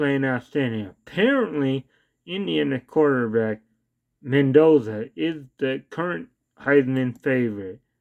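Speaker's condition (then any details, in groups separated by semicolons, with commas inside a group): Cerebral palsy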